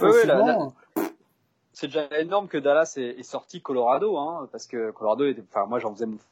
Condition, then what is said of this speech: None; typical speech.